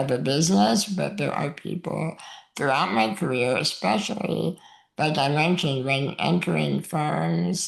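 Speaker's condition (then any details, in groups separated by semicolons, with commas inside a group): Muscular dystrophy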